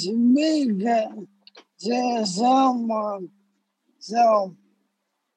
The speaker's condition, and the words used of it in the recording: ALS (motor neuron disease). In order to allow listeners to more easily understand the wisdom he shares, we've sped up his speech in the editing process.